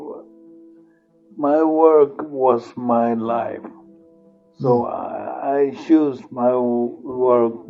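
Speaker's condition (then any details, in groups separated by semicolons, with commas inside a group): Multiple sclerosis; progressive form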